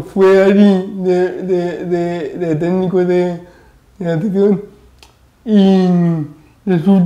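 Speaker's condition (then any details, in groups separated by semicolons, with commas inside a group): Cerebral palsy; spasticity, involuntary movements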